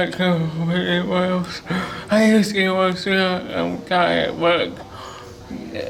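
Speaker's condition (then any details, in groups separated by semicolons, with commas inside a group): Cerebral palsy; body affected; speech disability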